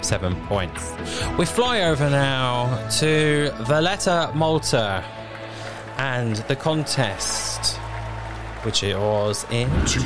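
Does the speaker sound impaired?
No.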